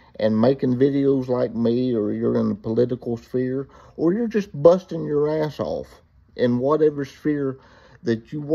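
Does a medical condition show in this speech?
Yes: cerebral palsy; from birth, wheelchair user.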